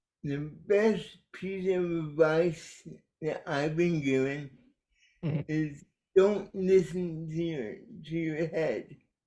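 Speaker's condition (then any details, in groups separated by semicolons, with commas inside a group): Cerebral palsy; caused by brainstem aneurysm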